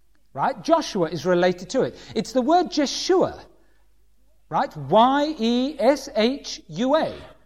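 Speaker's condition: No condition

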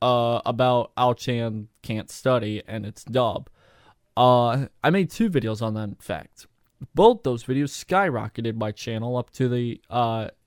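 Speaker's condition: No condition

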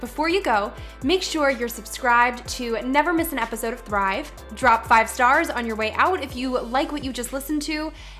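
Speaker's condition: No condition

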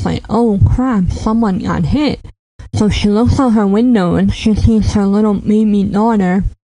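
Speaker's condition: Cleft palate; congenital, affected ears, teeth and nose, 5 or 6 ear tubes for lifelong chronic ear infections; predicted at birth mute or severely impeded, speech classes once or twice weekly through elementary school

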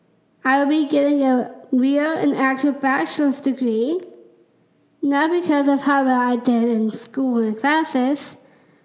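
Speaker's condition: Down syndrome; congenital, extra chromosome, low muscle tone, could not speak or walk early in childhood, constant therapies; ongoing speech class, attended since childhood; speaking among more difficult things, way of talking might seem weird

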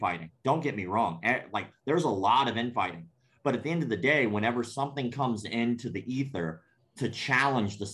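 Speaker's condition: Cleft palate; congenital cleft palate

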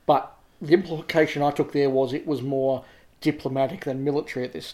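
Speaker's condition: No condition

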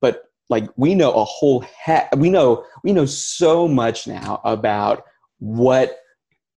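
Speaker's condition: Stuttering, mild; onset age three, childhood word switching, no school therapy, two-week intensive fluency shaping, basal ganglia timing; still stutters, slight stutter, still works at speech, much easier than before; feared sounds k, speaking more difficult; prolonged sounds

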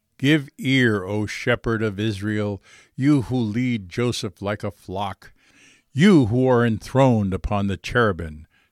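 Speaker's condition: No condition

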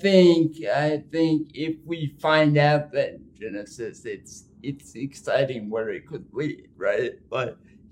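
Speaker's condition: Cerebral palsy; ride-sharing like Uber an obstacle

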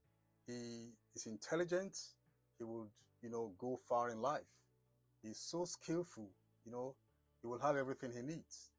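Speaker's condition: No condition

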